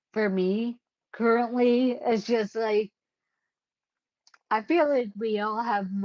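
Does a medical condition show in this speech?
Yes: cerebellar ataxia.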